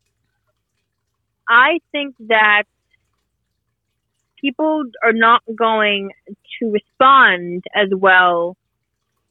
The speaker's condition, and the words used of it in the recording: Stuttering. My gait changes, my nerves become worse, I stutter more, I fall more, I break things.